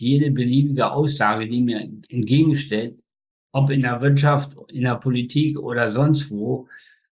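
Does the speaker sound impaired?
Yes: spastic tetraparesis, spastic quadriplegia; birth injury, cord around neck, brain oxygen loss up to 15 minutes, four limbs, facial paralysis; slightly hoarse from many speeches, runs half marathons, practises piano; speech control difficulties.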